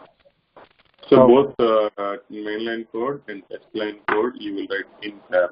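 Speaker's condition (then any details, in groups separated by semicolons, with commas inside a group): No condition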